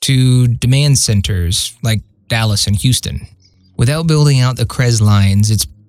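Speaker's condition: No condition

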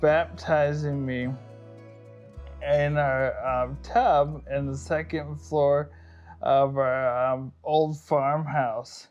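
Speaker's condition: ALS; diagnosed by neurologists at Mayo Clinic

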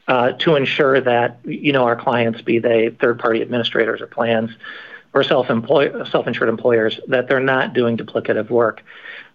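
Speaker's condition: No condition

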